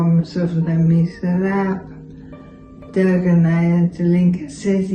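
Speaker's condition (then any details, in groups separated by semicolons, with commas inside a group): Multiple system atrophy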